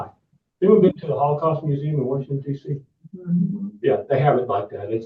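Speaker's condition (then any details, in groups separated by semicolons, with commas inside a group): No condition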